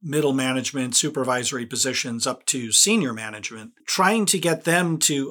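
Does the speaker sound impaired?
No.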